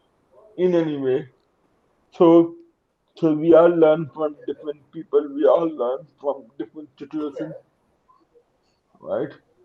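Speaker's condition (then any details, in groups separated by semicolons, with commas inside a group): Cerebral palsy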